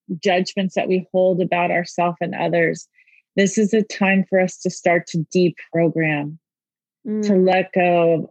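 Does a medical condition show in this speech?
No.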